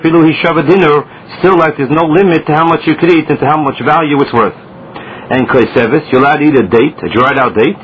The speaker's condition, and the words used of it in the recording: No condition.